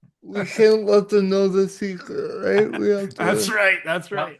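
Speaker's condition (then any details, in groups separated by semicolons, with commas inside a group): Cerebral palsy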